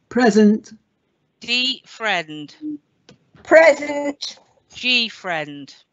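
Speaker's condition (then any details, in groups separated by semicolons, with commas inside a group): No condition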